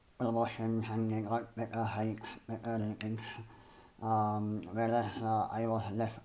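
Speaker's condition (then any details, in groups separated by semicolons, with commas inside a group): Cleft palate and lip; ongoing speech impediment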